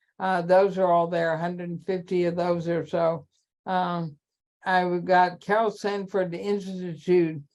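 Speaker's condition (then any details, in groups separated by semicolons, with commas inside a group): ALS; terminal, cannot handwrite, can still type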